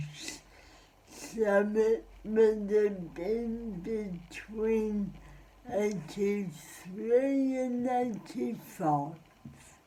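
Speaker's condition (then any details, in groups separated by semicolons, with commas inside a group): Cerebral palsy; spastic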